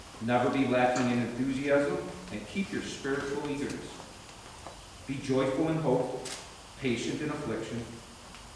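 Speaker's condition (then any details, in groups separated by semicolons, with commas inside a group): No condition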